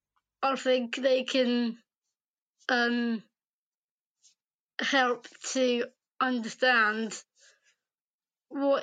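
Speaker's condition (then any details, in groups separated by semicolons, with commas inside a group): Down syndrome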